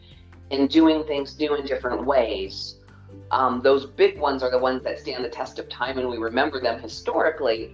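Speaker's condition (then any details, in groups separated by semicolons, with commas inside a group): No condition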